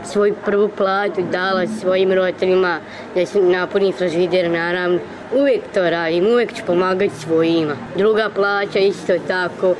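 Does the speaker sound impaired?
Yes: Down syndrome.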